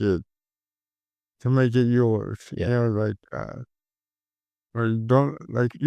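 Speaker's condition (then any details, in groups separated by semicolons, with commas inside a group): Cerebral palsy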